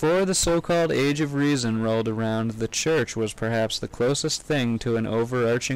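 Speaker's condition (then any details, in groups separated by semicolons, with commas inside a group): No condition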